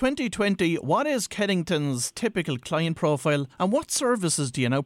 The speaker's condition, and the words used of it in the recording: None; typical speech.